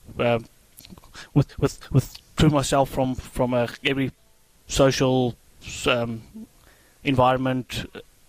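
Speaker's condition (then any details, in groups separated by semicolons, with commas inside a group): Stutter; childhood onset after rat poison ingestion and near-fatal hospitalization, Dr. Bird, Blank Center: genetic, incurable; adult, stuttering over 20-25 years, learned four years ago not curable; severe in childhood, withdrew socially, avoided telephone and public speaking; repeated sounds, repeated words, blocks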